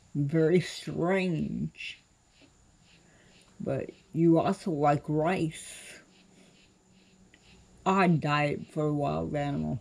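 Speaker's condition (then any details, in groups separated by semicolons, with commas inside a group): Cerebral palsy; cannot walk, crawls to get around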